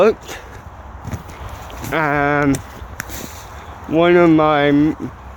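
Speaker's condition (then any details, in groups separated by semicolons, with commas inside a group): Cerebral palsy; mild, ataxic type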